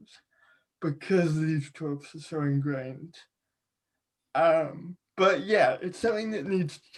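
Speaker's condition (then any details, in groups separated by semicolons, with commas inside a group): Cerebral palsy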